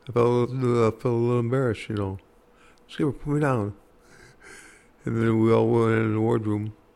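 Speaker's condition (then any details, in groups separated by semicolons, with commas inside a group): Parkinson's; Parkinson's attributed to Agent Orange exposure during Vietnam service, walking affected; speech very significantly affected, hard time talking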